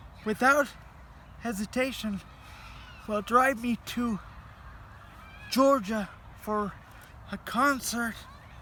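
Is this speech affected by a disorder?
Yes: cerebral palsy.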